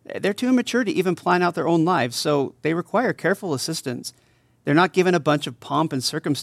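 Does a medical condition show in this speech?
No.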